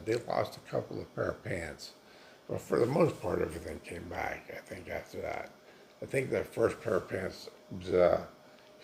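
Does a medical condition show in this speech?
Yes: multiple sclerosis.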